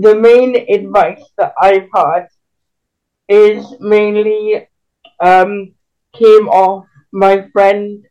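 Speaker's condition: Cerebral palsy; can walk but with limits

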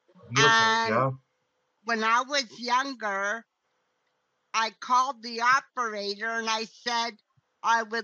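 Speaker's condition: Cerebral palsy; voice ruined by intubation, lost singing ability, trying to sing again

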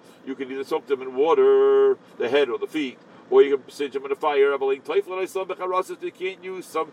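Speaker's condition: No condition

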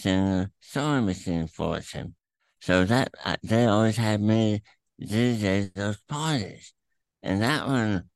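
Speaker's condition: Throat cancer, tumor through tongue, attached to epiglottis

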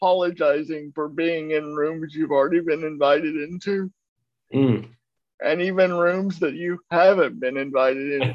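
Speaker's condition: Cerebral palsy; moves at a slow pace

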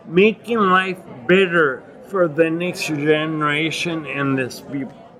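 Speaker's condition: Acquired ataxia with dysarthria, acquired; Lance-Adams syndrome; brain damage after Legionnaires' pneumonia from contaminated jacuzzi

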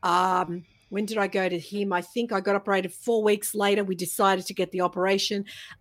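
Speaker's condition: No condition

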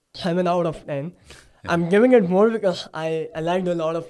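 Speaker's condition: Cleft palate; recent nose surgery

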